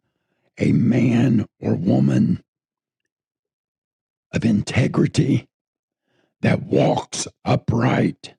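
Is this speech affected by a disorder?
Yes: throat cancer; tracheostomy tube.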